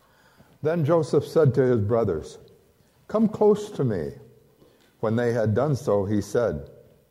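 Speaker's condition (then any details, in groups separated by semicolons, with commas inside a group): No condition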